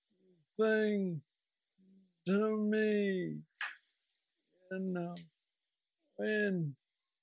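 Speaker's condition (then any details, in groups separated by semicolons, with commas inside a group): Parkinson's disease; about 9 years since diagnosis, most aggressive form, still progressing, no plateau, mobility struggles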